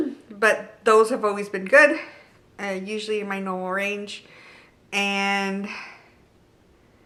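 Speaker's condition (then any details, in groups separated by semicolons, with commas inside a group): No condition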